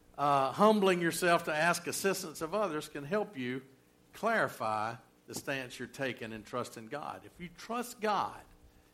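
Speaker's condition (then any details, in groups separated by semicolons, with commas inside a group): No condition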